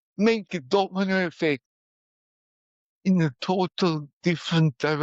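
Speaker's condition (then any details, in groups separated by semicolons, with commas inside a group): Cerebral palsy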